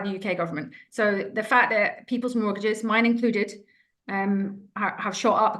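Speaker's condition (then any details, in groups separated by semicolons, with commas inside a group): No condition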